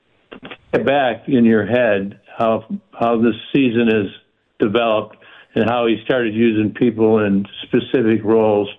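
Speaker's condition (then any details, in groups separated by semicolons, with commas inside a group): Parkinson's; stays active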